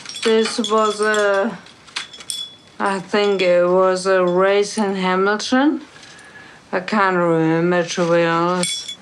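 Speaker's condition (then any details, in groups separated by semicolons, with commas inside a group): Brain injury; acquired, accident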